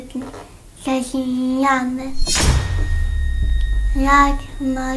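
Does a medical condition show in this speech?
Yes: cerebral palsy; cannot walk independently.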